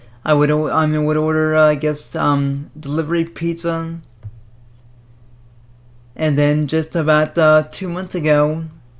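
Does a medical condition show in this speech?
Yes: cerebral palsy; speaks fast.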